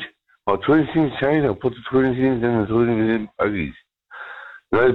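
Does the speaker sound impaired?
Yes: hypoxic brain injury; also called traumatic, about 4 years ago, poor recent memory; about 4 years since injury; speech hard for listeners to understand, apologizes for his talking.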